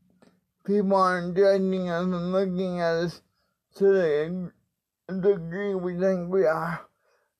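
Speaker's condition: Cerebral palsy; spastic quadriplegic

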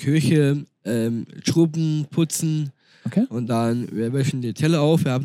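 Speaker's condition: Down syndrome; speaks German and fluent English, had tutoring to practise speaking German

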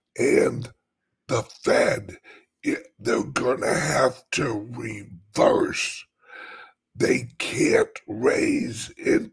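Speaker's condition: Chronic voice problem; stiff voice box

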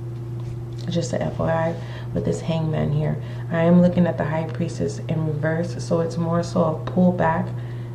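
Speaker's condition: No condition

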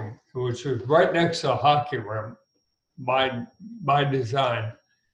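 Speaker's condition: ALS; ALS with throat onset

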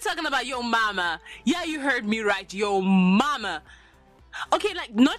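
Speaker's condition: No condition

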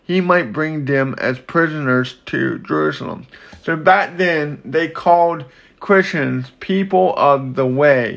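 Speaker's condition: Cerebral palsy

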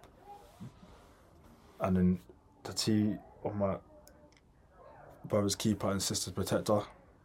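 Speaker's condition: Stammer, mild; slight stammer, past leg problems treated with physiotherapy; not widely known, still records podcast episodes; blocks

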